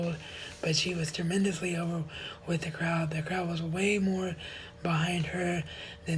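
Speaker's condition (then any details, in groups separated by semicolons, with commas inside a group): Cerebral palsy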